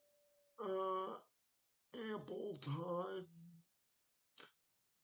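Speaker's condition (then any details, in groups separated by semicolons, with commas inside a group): Cerebral palsy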